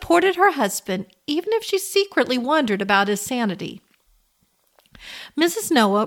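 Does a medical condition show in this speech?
No.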